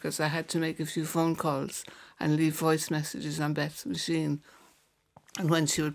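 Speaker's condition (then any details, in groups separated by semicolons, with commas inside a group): Parkinson's disease; progressive neurodegenerative, reduced dopamine, began with right hand tremor during thyroid treatment, illegible handwriting, slowed walking; nearly 12 years since diagnosis, completed LSVT LOUD with Beth Armstrong, Parkinson's clinic St. Vincent's, physiotherapy; shorter voice and breath, exaggerates voice to be understood, runs out of puff, listeners asked pardon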